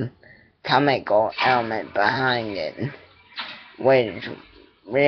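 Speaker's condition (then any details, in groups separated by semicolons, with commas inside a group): Cerebral palsy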